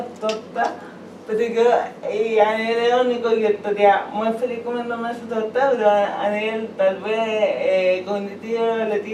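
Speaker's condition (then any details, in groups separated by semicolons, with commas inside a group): Cerebral palsy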